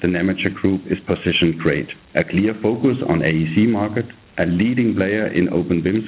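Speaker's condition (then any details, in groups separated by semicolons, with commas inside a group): No condition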